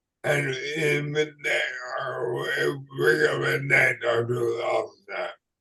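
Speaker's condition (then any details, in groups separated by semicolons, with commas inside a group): ALS/MND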